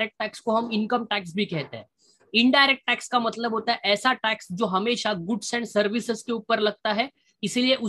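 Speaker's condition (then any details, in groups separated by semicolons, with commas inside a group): No condition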